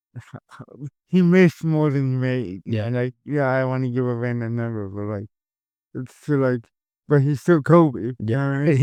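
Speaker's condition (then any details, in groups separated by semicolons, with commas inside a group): Cerebral palsy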